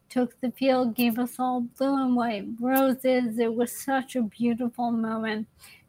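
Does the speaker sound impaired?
Yes: ALS; young onset.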